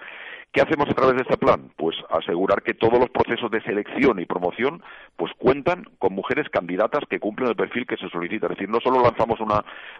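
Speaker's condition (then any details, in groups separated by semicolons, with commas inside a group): No condition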